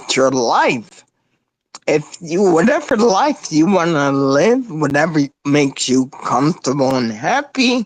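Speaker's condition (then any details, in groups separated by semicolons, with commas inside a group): Spinocerebellar ataxia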